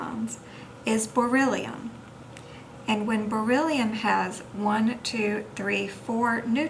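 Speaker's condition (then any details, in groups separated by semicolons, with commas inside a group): No condition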